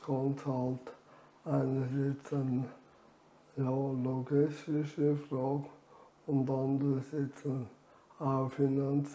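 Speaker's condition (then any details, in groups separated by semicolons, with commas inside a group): ALS; reduced air makes talking effortful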